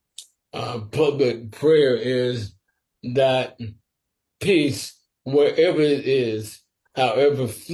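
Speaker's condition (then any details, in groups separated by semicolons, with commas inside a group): Sporadic ALS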